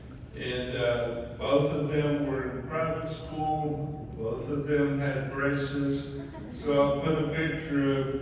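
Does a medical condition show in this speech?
Yes: ALS; mainly right side and both legs.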